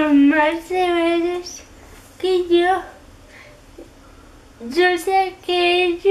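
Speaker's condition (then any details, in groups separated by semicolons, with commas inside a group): Cerebral palsy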